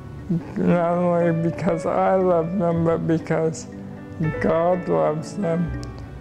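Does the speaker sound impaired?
Yes: ALS.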